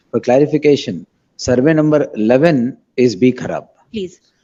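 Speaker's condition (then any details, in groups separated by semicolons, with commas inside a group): No condition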